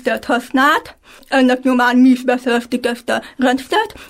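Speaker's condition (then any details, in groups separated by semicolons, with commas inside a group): Deafblindness (hearing impairment); vision and hearing impairment, EasyLink MyLink radio system for lectures, telescope from Mária Utca eye clinic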